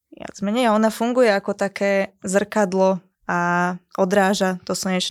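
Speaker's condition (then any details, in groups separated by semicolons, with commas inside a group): No condition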